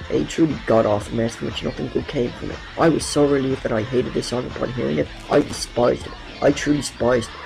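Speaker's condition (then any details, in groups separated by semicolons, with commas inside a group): No condition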